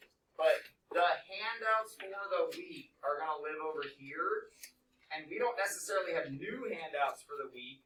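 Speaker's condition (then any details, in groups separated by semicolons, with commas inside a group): No condition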